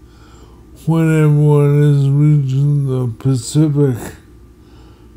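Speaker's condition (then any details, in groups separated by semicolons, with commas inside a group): Multiple sclerosis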